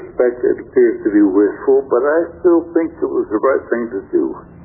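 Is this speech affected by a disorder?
Yes: stroke affecting throat muscles; first stroke about 3 years ago, left side totally paralyzed, then three more small strokes; last small stroke affected throat muscles, tough time talking, listener says speech sounds fine.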